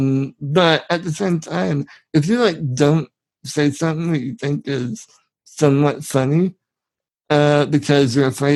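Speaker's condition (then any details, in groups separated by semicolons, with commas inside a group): Spinal muscular atrophy; genetic, from birth; needs physical assistance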